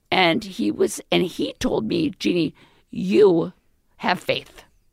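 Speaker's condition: Vocal fold paralysis; left vocal cord paralysis after ten-hour pear-sized brain tumor surgery, permanent, past intubation, tracheostomy, feeding tube; voice after recent surgery said temporary, still hard to swallow, earlier unable to swallow or talk

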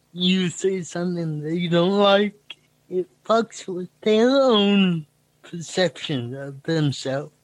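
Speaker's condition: Cerebral palsy; noticeable speech impediment, consistent predictable speaking rate, says he is picking up host's stammer

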